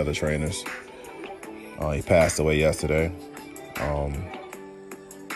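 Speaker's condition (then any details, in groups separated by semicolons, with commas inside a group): No condition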